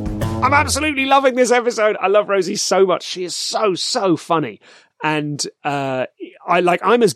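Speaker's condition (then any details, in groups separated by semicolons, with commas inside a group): No condition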